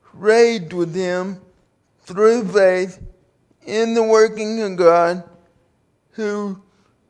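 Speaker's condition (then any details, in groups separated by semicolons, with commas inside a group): Cerebral palsy; due to birth complications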